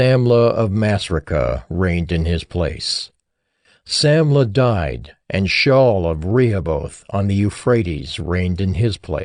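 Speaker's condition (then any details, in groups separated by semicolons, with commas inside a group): No condition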